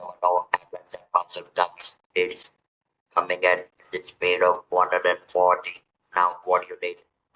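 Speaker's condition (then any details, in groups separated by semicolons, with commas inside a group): Throat cancer, electrolarynx user; surgery removing natural voice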